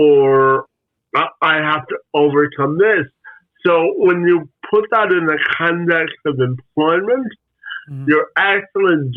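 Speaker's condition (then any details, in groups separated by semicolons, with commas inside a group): Spastic quadriplegic cerebral palsy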